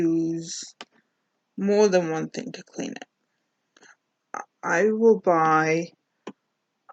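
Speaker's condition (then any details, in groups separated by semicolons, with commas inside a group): Mild cerebral palsy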